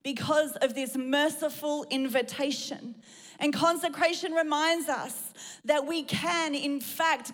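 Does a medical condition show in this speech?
No.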